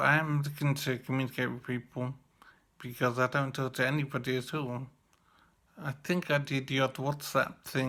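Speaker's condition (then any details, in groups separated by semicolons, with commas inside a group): Brain injury; brain injury, memory loss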